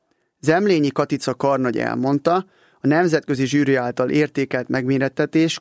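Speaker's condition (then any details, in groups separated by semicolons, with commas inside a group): No condition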